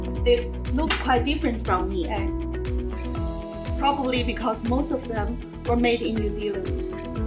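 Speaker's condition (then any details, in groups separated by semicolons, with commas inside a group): No condition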